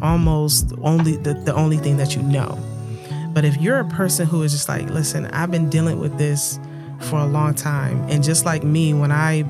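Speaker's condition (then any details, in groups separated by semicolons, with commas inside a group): No condition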